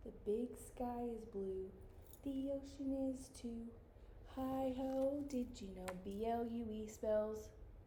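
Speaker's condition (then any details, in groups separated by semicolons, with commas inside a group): No condition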